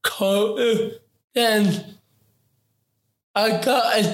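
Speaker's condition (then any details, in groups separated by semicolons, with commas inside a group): Ataxic cerebral palsy; affects talking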